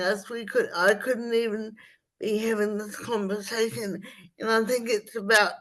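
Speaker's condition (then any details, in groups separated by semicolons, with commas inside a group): Spastic cerebral palsy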